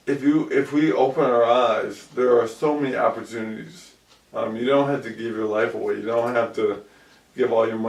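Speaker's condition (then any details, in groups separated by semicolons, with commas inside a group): ALS; about 2 years since onset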